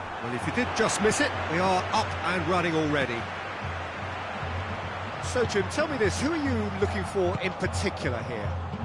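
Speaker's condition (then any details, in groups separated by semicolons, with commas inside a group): No condition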